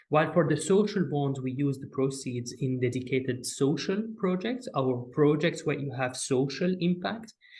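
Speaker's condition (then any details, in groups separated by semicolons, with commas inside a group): No condition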